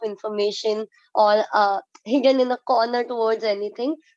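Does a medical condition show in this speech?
Yes: cleft lip and palate; multiple surgeries.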